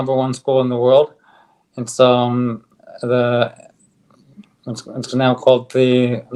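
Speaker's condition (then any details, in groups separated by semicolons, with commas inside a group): ALS; on drug, stronger bite, speaks better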